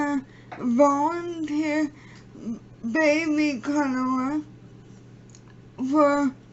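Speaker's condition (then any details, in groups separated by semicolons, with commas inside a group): Cerebral palsy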